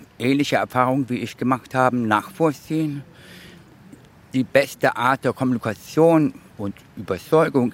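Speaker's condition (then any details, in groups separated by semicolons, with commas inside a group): Deafness; near-total hearing loss since age one, secondary damage of smallpox vaccination, court-recognized vaccine damage, hearing aids; medically deaf due to age, 58 years old, hearing aid sometimes switched off, relies on lip reading; speaks unusually clearly for a deaf person, learned tones through body and hands from opera-singer father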